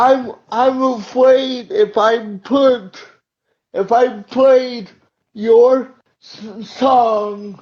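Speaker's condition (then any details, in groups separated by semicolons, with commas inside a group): Cerebral palsy; uses wheelchair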